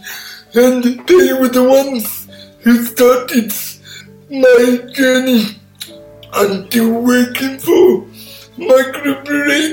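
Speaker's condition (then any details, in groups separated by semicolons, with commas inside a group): Cerebral palsy; listeners hesitant to ask for repeats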